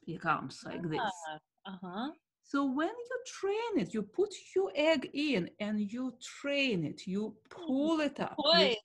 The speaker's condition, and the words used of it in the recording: Stuttering. But I learned to speak in a very sexy voice.